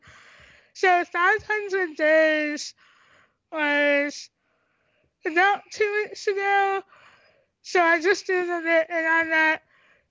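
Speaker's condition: Tracheostomy; congenital cystic hygroma of head and neck

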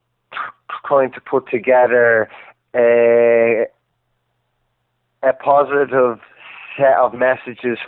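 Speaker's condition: Stuttering; sets own small targets and goals to challenge stutter; prolonged sounds

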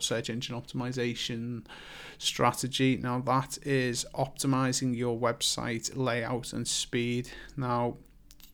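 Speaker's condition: No condition

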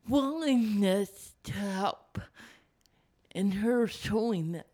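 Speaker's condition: Cerebral palsy; wiggles a lot, falls at times

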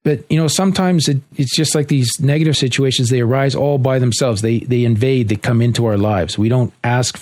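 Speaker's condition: No condition

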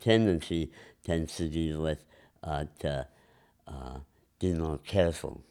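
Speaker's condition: Enlarged tongue from vascular growth

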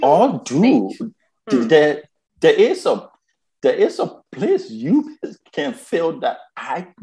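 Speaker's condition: Stuttering; stuttering first noticed by mother around age 8, self-conscious about it from early teens after mother left Liberia; still has fear and insecurities around stuttering, five years in Toastmasters, former club president; fear of speaking, skipped ninth grade valedictorian speech, won Toastmasters club speech contest; repeated sounds, prolonged sounds

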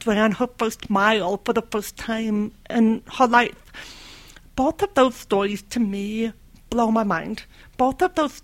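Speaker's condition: Deafness; deaf from age 2, completely deaf right ear, severe to profound left ear

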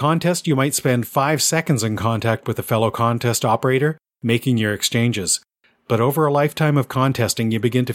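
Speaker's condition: No condition

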